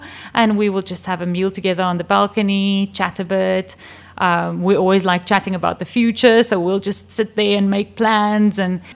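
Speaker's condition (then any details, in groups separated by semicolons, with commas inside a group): No condition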